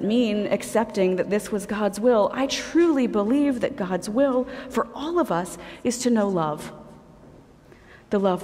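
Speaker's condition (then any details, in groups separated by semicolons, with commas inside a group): No condition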